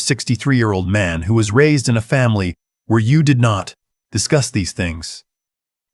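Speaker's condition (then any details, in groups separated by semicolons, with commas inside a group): No condition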